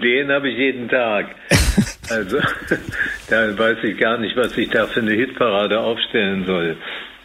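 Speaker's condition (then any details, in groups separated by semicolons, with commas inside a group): Parkinson's disease; diagnosed by neurologist after examination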